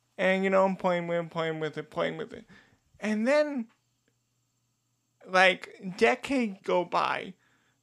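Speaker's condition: Cerebral palsy; diagnosed at age 2

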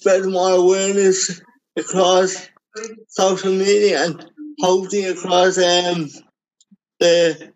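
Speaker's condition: Cerebral palsy; affects mobility

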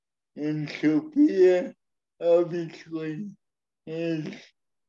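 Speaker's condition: Speech impairment; speech not perfect

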